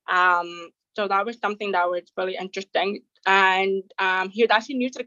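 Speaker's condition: Deafness; has a disability

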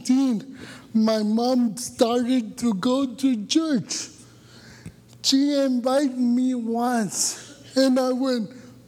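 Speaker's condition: Cerebral palsy; umbilical cord around neck

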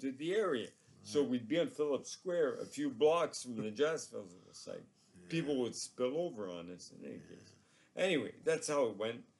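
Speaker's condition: ALS; progressively crippling neurological disorder

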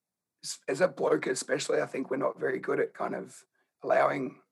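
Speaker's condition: Laryngeal cancer; in voice box

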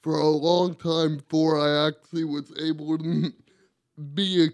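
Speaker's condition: Cerebral palsy; wheelchair user

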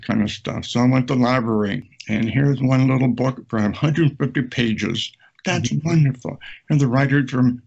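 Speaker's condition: Aphasia; ruptured brain aneurysm during meeting, speech therapy with picture naming, San Diego Brain Injury Foundation support groups; about 28 years since onset; reading, writing, talking affected, difficulty getting words out, knew words but could not say them

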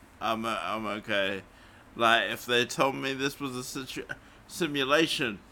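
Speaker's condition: Cerebral palsy; morphine not allowed after it

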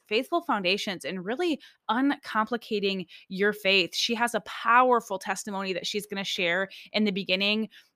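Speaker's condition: No condition

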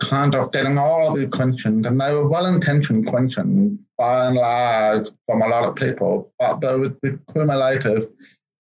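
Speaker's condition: Profound deafness, congenital

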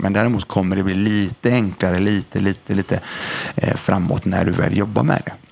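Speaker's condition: No condition

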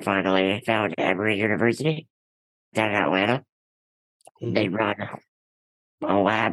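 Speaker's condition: Ullrich congenital muscular dystrophy, Ullrich congenital, collagen 6A3

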